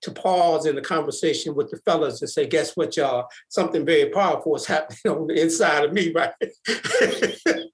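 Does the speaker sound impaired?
No.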